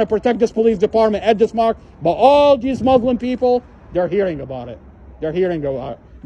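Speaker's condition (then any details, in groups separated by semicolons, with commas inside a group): No condition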